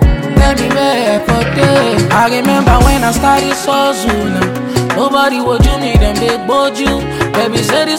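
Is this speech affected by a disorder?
No.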